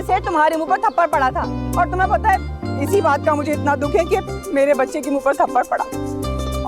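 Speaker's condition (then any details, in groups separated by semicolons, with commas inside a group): No condition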